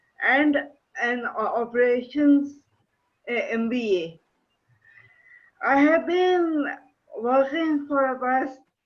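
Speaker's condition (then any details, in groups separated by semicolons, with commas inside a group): Cerebral palsy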